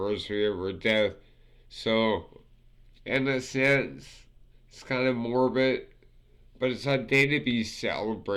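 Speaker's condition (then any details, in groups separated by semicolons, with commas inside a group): Multiple sclerosis; affects fingers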